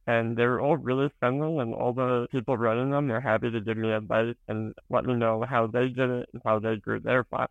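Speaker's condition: Spinal muscular atrophy

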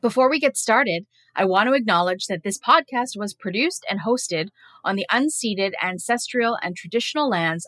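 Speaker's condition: No condition

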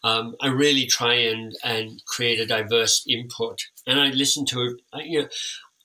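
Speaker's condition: Cleft lip and palate; orthodontic treatment

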